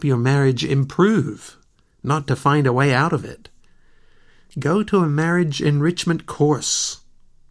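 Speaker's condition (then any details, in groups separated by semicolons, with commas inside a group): No condition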